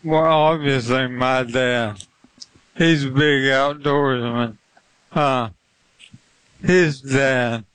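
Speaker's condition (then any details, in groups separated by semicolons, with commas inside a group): ALS; limb-onset, left hand weakness first, spread through left arm, slight right leg symptoms, diagnosed at Duke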